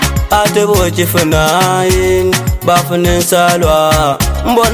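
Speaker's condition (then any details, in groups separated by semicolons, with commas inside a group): No condition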